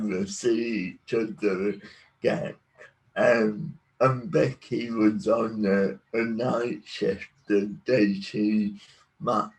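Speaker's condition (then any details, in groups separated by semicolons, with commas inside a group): Cerebral palsy; cerebral palsy from birth; walking and talking; predicted never to talk, now talks, works as public speaker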